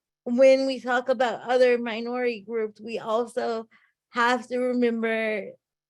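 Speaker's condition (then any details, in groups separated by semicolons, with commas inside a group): Cerebral palsy; spastic type, from birth, cannot walk, withered hands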